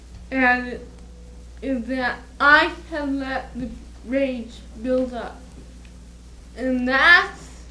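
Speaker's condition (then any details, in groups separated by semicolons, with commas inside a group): Cerebral palsy; unintelligible when excited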